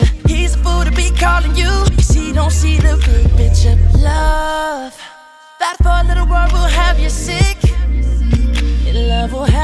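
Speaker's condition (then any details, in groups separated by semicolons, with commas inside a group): No condition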